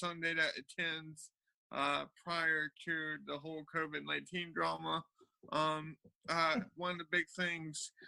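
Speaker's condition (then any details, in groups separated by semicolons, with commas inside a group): Cerebral palsy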